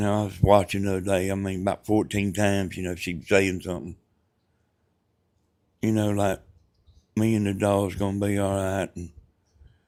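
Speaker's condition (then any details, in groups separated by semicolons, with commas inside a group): Brain bleed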